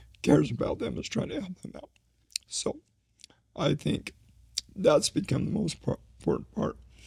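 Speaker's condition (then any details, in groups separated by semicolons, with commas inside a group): ALS; slowly progressing form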